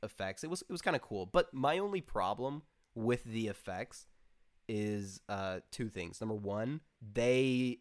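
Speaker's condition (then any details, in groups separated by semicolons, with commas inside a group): No condition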